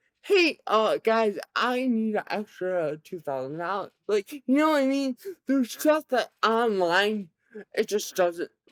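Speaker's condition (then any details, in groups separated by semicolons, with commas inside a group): Cerebral palsy; present from birth, severe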